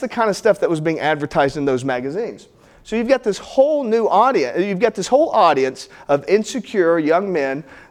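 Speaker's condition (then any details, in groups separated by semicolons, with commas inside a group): No condition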